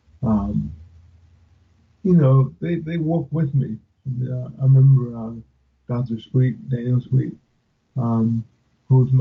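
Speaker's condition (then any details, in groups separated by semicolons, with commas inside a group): Cerebral palsy; affects speech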